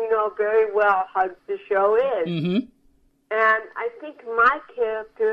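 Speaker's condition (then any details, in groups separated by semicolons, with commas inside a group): Cerebral palsy; from birth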